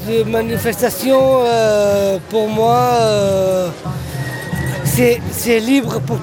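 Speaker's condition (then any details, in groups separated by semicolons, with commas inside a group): Down syndrome; trisomy 21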